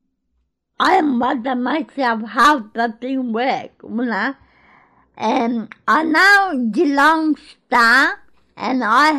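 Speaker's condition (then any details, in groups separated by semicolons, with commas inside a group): Cerebral palsy; had speech problems in childhood, began talking after attending Gruella school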